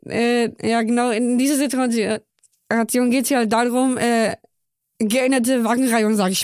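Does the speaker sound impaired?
Yes: Down syndrome; congenital, born in Köln, chromosome 21 present three times; adult, 24 years old.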